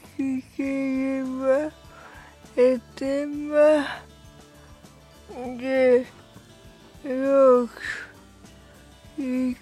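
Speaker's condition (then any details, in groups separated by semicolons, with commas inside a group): Cerebral palsy; brief fragmented answers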